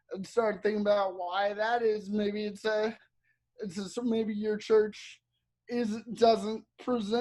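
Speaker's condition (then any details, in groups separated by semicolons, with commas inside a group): Cerebral palsy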